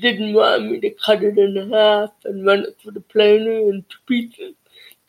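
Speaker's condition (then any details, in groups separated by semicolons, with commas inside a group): Deafness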